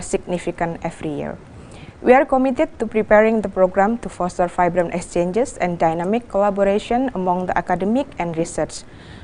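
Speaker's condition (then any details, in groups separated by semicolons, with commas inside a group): No condition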